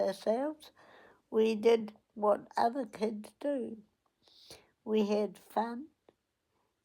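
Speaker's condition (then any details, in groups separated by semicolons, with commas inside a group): Cerebral palsy; onset at 8 days old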